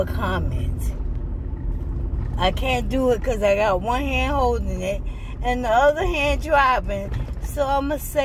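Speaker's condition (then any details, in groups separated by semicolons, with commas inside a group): ALS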